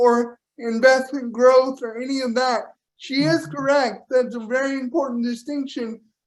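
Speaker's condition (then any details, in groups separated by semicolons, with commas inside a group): Cerebral palsy; power wheelchair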